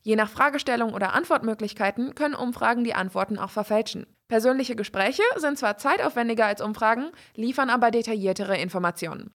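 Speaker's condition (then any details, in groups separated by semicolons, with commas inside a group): No condition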